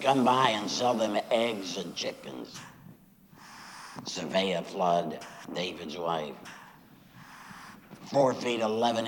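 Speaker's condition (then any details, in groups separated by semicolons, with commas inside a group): Laryngectomy after throat cancer; likened to kazoo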